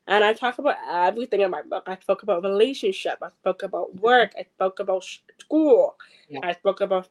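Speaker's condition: Deafness, acquired at age four

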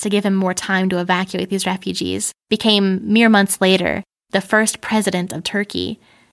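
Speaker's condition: No condition

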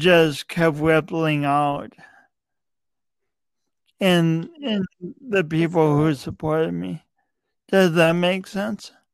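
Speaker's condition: Cerebral palsy; speech impediment evident tonight

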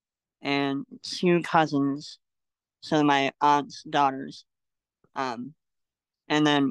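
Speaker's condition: Cleft lip and palate; congenital

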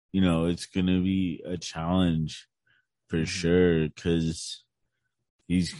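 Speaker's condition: Cerebral palsy; tight muscles

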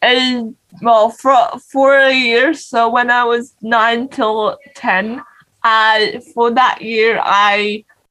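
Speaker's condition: Cerebral palsy; non-progressive

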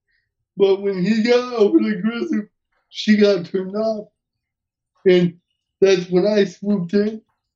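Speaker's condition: Cerebral palsy; uses wheelchair, hearing intact

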